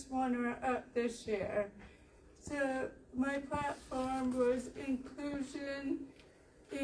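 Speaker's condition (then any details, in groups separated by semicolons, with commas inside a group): Cerebral palsy; physical disability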